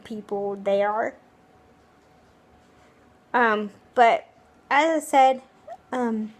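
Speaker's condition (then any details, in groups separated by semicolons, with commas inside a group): Cerebral palsy; wheelchair user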